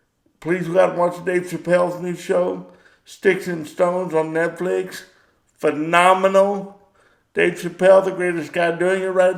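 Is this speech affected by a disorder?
Yes: cerebral palsy; power wheelchair.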